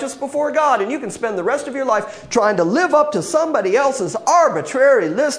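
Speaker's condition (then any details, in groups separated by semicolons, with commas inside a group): No condition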